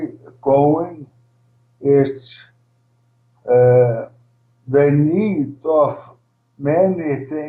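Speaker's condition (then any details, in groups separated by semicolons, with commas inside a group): ALS, primary lateral sclerosis, PLS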